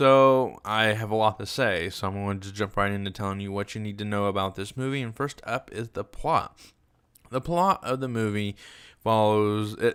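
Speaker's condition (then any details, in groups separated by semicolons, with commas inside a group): No condition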